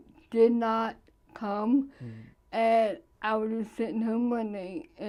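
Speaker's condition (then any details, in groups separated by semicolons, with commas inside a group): Cerebral palsy; present from birth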